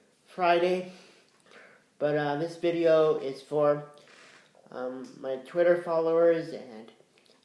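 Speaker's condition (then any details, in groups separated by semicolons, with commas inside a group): Cerebral palsy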